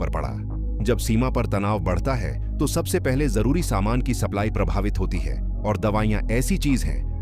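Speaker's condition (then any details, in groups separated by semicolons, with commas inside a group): No condition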